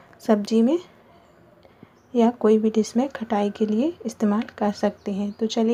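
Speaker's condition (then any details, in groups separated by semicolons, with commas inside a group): No condition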